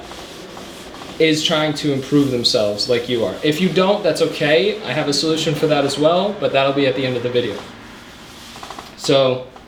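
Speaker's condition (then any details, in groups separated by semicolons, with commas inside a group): No condition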